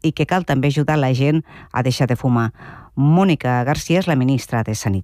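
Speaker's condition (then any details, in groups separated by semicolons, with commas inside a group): No condition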